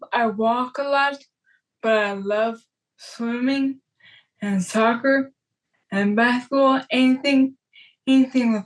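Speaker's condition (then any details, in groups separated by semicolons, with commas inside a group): Traumatic brain injury; caused by car wreck; years since injury, years of therapy, still improving; relearned talking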